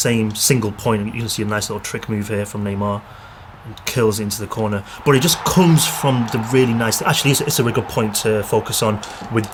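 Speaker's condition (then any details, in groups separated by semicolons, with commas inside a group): No condition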